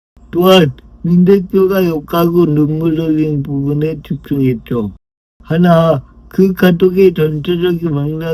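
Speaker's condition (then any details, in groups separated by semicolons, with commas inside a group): Brain lesion disability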